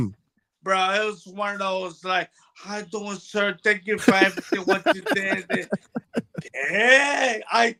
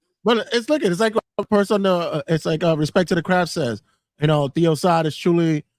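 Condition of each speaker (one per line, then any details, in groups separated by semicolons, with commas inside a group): Brain bruising; speech bad
No condition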